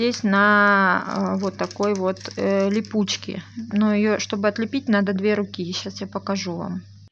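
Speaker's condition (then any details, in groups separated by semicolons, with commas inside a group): No condition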